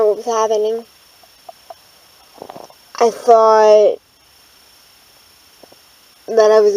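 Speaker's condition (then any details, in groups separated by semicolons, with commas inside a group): Cerebral palsy, dystonic hemiplegia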